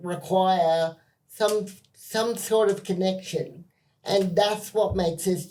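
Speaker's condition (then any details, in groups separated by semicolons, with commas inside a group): Cerebral palsy spastic quadriplegia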